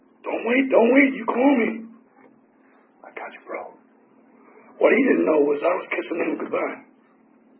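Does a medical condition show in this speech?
Yes: tracheotomy; tracheotomy still in place.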